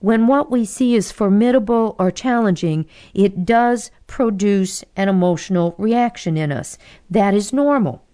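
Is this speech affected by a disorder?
No.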